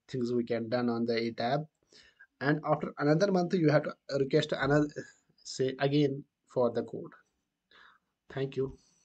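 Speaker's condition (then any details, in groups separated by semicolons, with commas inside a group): No condition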